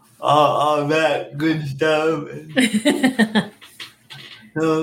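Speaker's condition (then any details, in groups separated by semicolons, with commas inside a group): Cerebral palsy; school speaking device declined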